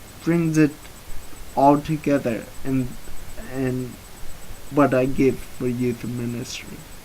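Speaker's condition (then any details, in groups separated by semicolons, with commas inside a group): Cerebral palsy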